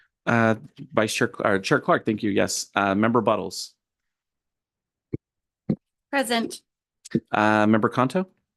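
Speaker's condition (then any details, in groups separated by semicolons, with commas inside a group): No condition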